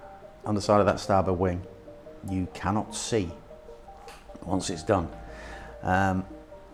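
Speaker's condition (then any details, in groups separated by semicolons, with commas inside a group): No condition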